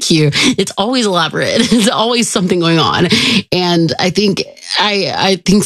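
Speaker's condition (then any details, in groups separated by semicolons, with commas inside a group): Tourette syndrome; onset age 9, diagnosed at 11, worst ages 9 to 15, medications caused hallucinations, heart problems; tics with uncontrollable sounds and movements, limb flailing, head hitting, hand and foot squeezing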